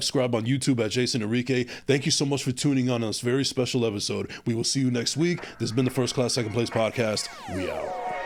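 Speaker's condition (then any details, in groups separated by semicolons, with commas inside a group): No condition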